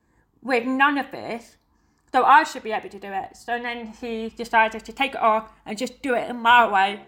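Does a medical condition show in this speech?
Yes: deafness; hears song beat and singing but not words, heavy metal rock indistinct, uses sign language; dances by counting and following partner Giovanni's lead, not the music.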